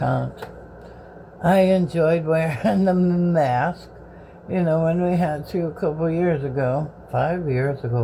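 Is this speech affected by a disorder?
Yes: Bell's palsy; affects eye, nose and mouth, cannot blow nose; about 13 years since diagnosis; voice may be unclear, uses straws for drinking.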